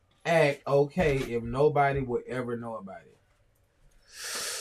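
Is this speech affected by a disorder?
No.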